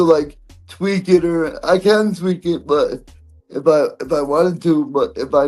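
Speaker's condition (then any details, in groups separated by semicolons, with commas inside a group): Cerebral palsy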